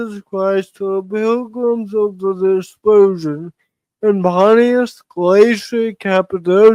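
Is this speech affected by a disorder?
Yes: cerebral palsy.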